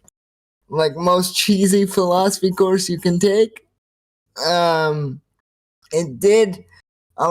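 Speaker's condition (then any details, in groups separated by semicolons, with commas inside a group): Cerebral palsy, spastic quadriplegia, severe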